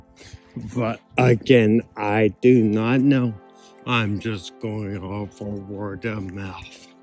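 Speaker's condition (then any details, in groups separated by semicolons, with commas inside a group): Ataxia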